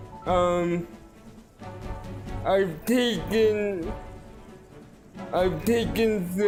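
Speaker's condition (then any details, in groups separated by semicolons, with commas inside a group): Cerebral palsy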